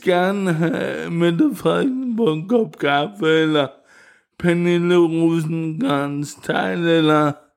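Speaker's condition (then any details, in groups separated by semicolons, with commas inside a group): Cerebral palsy; wheelchair user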